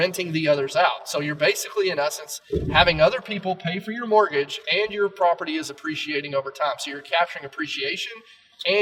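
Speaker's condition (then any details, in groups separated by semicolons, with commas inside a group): No condition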